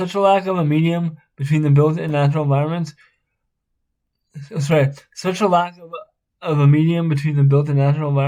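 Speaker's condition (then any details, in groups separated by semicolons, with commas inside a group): Spastic cerebral palsy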